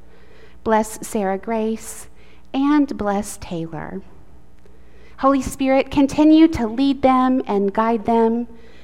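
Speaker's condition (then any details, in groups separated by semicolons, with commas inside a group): No condition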